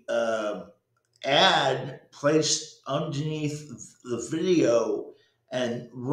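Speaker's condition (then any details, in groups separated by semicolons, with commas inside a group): Cerebral palsy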